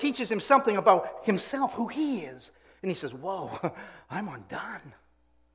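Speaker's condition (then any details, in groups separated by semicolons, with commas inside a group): No condition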